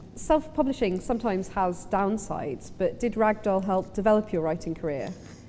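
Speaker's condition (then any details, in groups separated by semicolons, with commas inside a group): No condition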